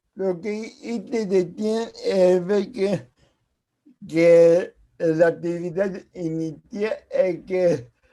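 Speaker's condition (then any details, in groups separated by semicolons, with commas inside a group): Cerebral palsy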